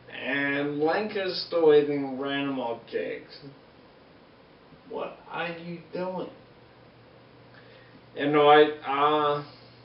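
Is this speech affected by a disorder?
Yes: multiple sclerosis.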